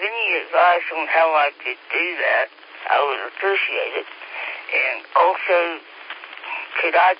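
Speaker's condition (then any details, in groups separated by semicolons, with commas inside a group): Speech impediment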